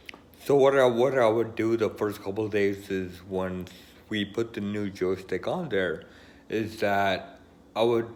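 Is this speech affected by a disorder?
Yes: Friedreich's ataxia; electric wheelchair.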